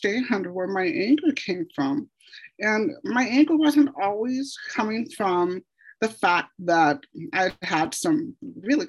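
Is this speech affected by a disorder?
Yes: deafness, hard of hearing/deaf; voice difference often taken for foreign accent or sinus infection, once passed off as retainer.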